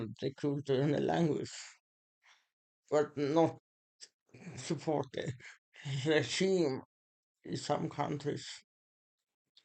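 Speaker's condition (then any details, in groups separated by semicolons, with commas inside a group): Muscular Parkinson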